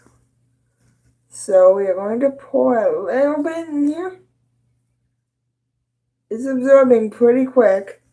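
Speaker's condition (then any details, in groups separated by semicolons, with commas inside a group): Cerebral palsy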